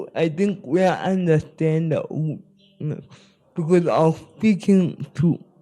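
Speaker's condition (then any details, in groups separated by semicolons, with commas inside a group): Spastic cerebral palsy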